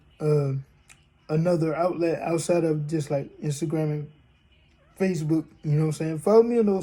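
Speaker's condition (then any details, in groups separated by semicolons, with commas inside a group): Cerebral palsy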